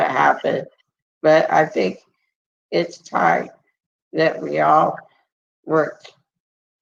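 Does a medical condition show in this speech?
Yes: muscular dystrophy; multiple surgeries.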